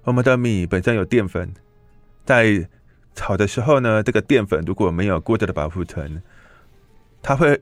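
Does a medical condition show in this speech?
Yes: hearing impairment.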